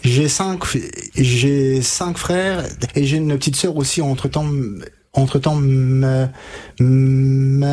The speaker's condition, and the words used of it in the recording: Stuttering. Voilà, donc on a fait un gros travail, elle m'a appris des techniques pour que je sois plus fluent.